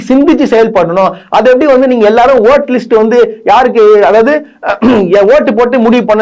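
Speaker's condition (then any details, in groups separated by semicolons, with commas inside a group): No condition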